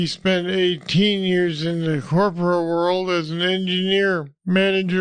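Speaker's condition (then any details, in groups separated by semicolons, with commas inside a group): Parkinson's disease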